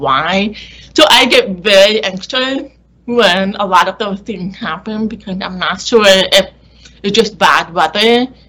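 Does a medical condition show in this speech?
Yes: deaf or hard of hearing; cannot hear boarding announcements at gate.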